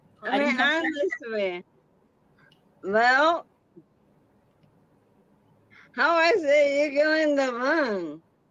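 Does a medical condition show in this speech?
Yes: bulbar ALS; bulbar onset; affects vocal cords.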